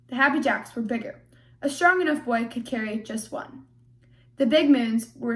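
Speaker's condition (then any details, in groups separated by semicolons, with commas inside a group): No condition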